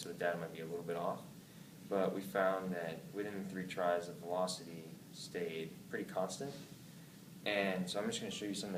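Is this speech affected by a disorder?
No.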